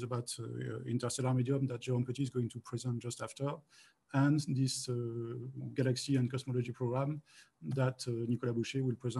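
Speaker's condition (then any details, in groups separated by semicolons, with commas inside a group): No condition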